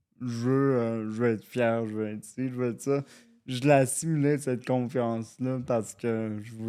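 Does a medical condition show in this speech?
Yes: cerebral palsy.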